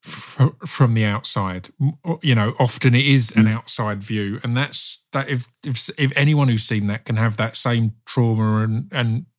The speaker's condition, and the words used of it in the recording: Stuttering. I, I know that when I do a lot of work for st- st- STAMMA, always on cue, the British Stammering Association.